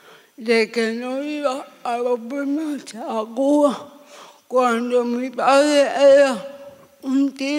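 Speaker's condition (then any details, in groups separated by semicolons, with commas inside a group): Severe cerebral palsy; severe, from birth, seven years bedridden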